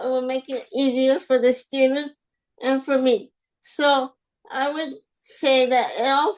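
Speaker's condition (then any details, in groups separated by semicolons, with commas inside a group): Spastic quadriplegic cerebral palsy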